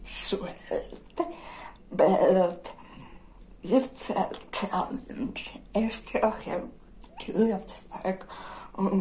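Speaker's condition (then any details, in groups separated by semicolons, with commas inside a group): Generalized dystonia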